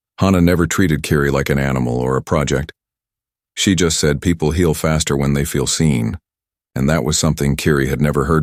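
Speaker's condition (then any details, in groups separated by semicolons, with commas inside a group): No condition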